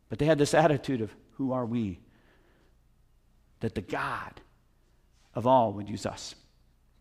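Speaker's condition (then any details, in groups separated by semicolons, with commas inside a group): No condition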